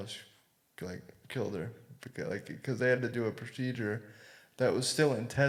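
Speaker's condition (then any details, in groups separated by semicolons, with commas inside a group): Cerebral palsy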